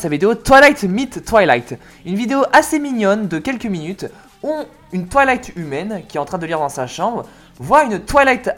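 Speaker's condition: No condition

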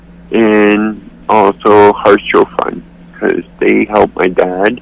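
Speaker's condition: Cerebral palsy; accepts own voice

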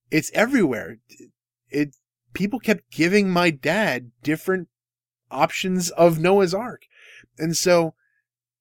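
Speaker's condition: No condition

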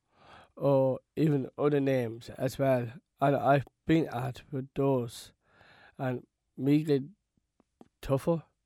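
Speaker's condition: Down syndrome; learned to talk

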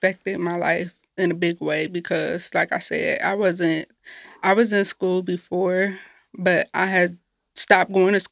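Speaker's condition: Progressive bilateral hearing loss; progressive hearing loss both ears since childhood, hearing aids stopped helping, bilateral cochlear implants at TriHealth; first implant about a year ago, second right ear recently, still learning to hear; previously relied on lip reading, could not phone, now phones via implant Bluetooth, holds conversations

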